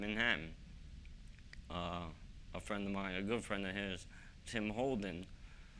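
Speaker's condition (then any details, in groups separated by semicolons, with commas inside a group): ALS; young-adult onset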